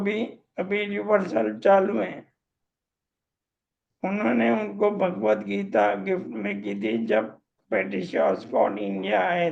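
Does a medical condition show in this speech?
Yes: motor neurone disease; voice strong and loud.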